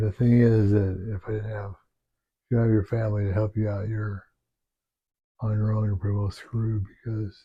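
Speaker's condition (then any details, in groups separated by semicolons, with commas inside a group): Parkinson's disease; brain surgery twice; multiple medicines, progression over last two years; voice weakening, voice fails after exertion, talking effortful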